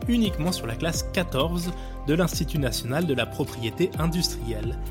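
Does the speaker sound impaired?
No.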